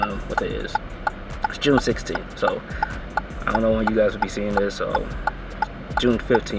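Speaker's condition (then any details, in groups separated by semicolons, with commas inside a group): No condition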